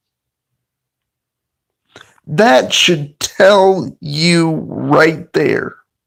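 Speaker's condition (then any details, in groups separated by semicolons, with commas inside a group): Cerebral palsy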